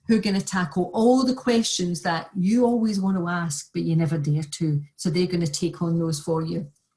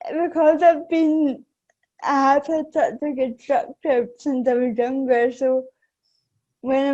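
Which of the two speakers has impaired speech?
The second: cerebral palsy; affects balance.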